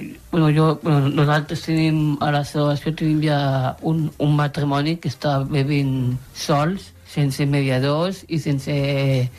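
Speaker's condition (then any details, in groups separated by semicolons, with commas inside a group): Down syndrome; three copies of chromosome 21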